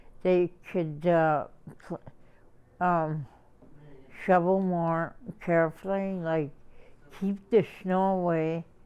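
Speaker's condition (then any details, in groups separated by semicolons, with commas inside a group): Cerebral palsy; present from birth, left hand paralysis, walker for balance; walks with walker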